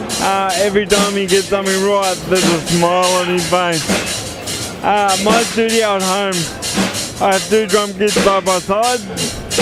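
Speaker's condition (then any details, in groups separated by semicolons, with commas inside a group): Cerebral palsy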